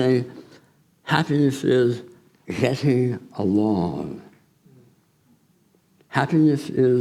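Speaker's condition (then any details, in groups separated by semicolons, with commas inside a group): Tongue cancer surgery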